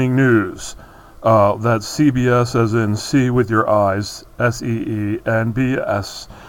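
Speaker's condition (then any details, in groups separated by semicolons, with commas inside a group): No condition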